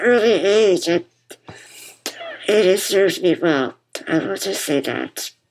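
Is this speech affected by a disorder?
Yes: muscular dystrophy; congenital muscular dystrophy.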